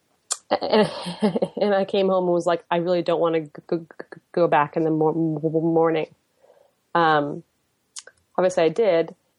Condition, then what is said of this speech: Stuttering. I feel like if I'm just stuttering and moving forward and, you know, having disfluency, then it sounds different, but I still feel present.